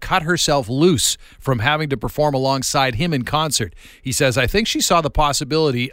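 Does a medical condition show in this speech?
No.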